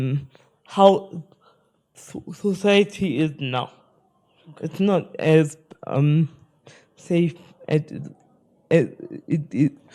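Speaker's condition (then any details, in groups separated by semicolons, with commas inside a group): Spastic cerebral palsy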